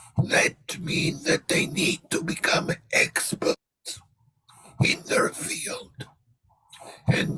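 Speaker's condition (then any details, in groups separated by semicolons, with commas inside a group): Laryngectomy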